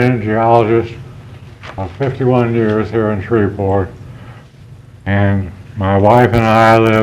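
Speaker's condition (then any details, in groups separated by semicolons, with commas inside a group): Parkinson's; may be hard to understand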